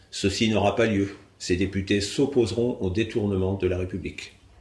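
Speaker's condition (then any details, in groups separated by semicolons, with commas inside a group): No condition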